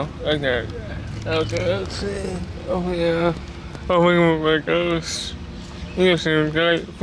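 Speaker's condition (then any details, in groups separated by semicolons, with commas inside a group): Cerebral palsy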